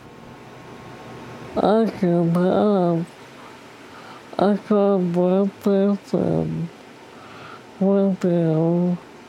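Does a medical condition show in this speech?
Yes: ALS; progressive, diagnosed at age 29, motorized wheelchair, almost fully paralyzed, can no longer type after fall; nearly a decade since diagnosis, breathes unaided, pseudobulbar affect, laughs and cries easily; harder to understand, slow sentence production, mute when hurt, losing voice.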